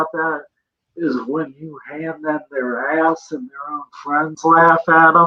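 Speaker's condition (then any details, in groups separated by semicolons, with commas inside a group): Cerebral palsy; present from birth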